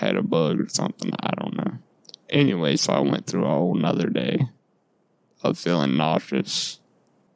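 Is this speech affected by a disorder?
Yes: Duchenne muscular dystrophy; recently saw pulmonologist because breathing felt not right.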